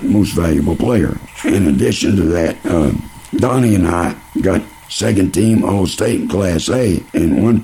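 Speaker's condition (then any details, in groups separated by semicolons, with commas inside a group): Laryngeal cancer; about 12 years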